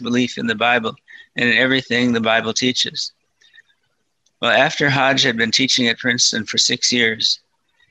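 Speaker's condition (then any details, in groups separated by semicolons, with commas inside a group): Parkinson's disease, mild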